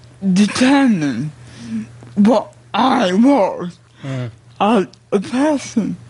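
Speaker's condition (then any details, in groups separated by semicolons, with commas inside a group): Cerebral palsy and multiple sclerosis; increasingly less able to do things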